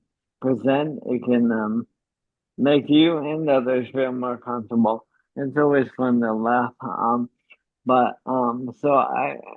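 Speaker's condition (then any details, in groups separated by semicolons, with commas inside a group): ALS; uses pre-recorded voice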